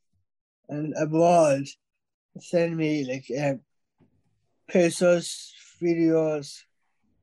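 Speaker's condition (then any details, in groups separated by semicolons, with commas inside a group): Down syndrome; congenital, trisomy 21, extra copy of chromosome 21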